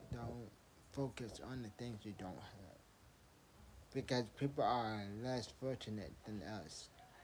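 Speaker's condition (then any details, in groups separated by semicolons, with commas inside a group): Traumatic brain injury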